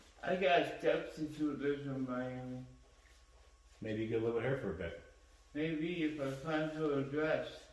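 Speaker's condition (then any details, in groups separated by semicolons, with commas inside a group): Cerebral palsy; cerebral palsy, congenital, diagnosed around age six; visible tremors, medication reduced shaking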